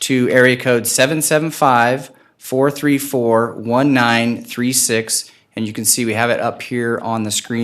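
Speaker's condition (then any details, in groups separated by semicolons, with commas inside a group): No condition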